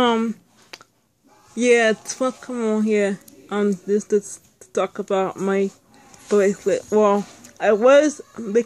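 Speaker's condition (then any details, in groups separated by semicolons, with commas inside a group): Speech impairment; severe impairment, hard to pronounce words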